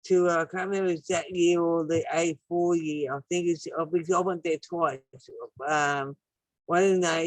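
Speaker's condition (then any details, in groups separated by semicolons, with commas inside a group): Acquired brain injury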